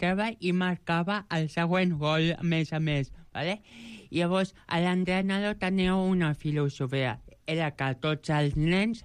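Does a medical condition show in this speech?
Yes: Joubert syndrome; present from birth; age 29.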